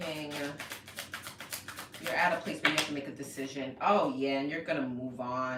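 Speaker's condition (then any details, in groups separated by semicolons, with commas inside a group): No condition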